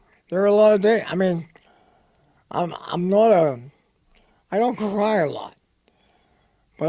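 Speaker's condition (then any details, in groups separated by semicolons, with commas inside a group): Head and neck cancer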